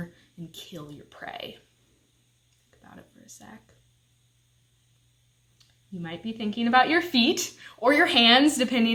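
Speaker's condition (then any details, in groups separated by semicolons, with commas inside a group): No condition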